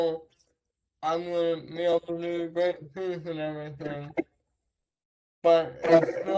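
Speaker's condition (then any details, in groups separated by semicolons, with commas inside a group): Traumatic brain injury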